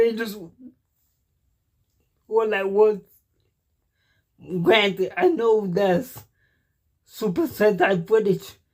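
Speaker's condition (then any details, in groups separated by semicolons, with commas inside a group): Cerebral palsy; cannot walk, uses wheelchair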